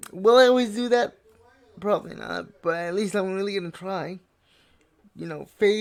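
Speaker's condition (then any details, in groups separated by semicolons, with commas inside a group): Cerebral palsy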